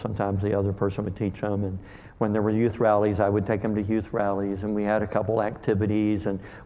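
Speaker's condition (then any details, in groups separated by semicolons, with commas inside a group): Cleft lip and palate; called hair lip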